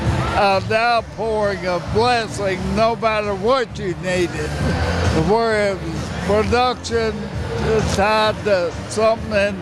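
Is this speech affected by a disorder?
Yes: ALS; ALS (Lou Gehrig's disease), diagnosed earlier this year; very minor stages per doctor, still able to get around and do usual things.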